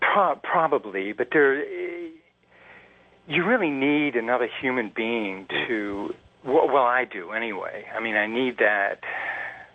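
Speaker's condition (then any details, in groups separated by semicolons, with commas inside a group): Stammering; severe stammer, onset in early childhood; stammered very badly since early childhood, speech impediment into adulthood; repeated sounds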